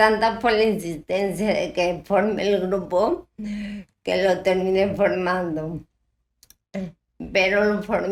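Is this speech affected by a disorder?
Yes: ataxia type 1; degenerative, affects balance and coordination; worsening balance, coordination, more tremor, needs help eating; speaking and pronunciation problems.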